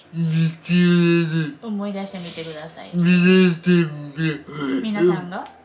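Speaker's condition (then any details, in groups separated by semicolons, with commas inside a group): Cerebral palsy; severe; severe disability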